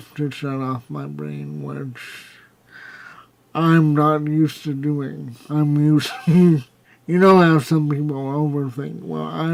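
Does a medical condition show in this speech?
Yes: cerebral palsy, severe; spastic type.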